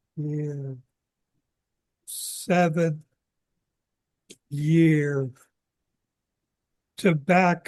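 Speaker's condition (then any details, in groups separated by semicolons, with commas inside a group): ALS; seventh year of disease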